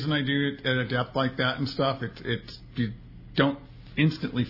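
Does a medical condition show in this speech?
No.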